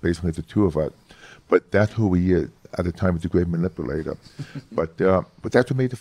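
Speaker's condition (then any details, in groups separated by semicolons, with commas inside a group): Hearing loss; about 75% hearing loss from close to birth; left ear surgery about 5 years ago, no hearing aid in left ear now, hears much better; severe speech impediment since childhood, very monotone speech, studied phonetics for inflection, improved over years, new york accent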